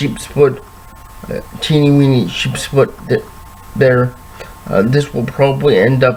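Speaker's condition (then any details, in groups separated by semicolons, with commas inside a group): Cerebral palsy, spastic diplegia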